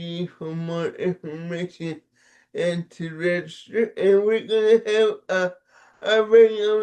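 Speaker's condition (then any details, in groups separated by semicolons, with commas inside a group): Cerebral palsy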